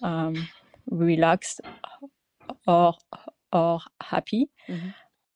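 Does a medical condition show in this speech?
Yes: stutter; covered or masked stutter, often hidden, motor speech production difference, speech therapists helped acceptance; stutters even when calm, excitement amplifies, stress makes harder, same in French and English, stuck words differ; here repeated words, prolonged sounds.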